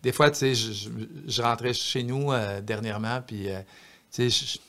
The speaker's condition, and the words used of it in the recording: Stuttering. Ben, c'est dans mon chromosome, je ne sais pas le, X12 ou 12, là, ben, il est tout croche, probablement, puis la langue me dérape, puis j'exagère des mots.